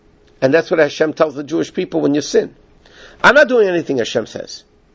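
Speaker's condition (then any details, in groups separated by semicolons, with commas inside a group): No condition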